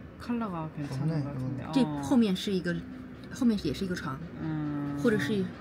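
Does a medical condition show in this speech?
No.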